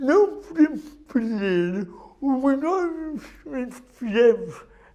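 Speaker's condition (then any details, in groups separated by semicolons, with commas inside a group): Cerebral palsy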